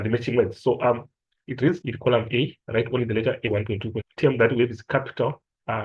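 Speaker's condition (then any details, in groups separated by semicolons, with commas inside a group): No condition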